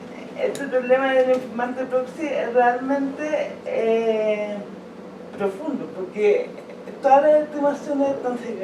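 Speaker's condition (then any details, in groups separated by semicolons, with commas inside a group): Cerebral palsy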